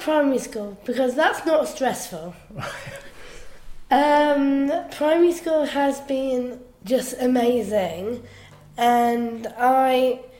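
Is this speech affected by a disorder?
Yes: Down syndrome; down syndrome since birth.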